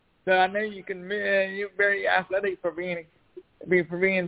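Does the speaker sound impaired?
Yes: cerebral palsy; past challenges speaking up.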